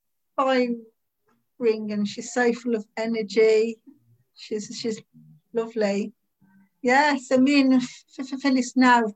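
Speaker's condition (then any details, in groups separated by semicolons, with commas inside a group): Stammer; very bad in 20s, eased around age 42 or 43, speech therapy around age 20; age 57, member of online group Stand Up to Stammering, formerly British Stammering Association; stammer cannot be hidden, hardly stammers when calm, stammers when anxious, avoided talking in 20s; repeated sounds, repeated words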